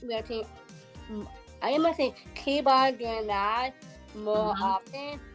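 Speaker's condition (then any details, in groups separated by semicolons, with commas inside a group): Down syndrome; present from birth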